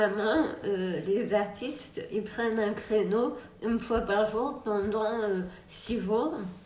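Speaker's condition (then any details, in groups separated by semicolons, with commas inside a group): Multiple sclerosis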